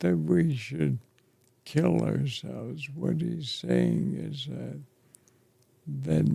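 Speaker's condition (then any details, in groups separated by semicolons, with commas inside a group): ALS; affects chest and throat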